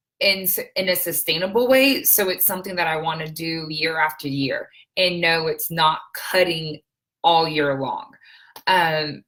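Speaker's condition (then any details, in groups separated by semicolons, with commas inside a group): No condition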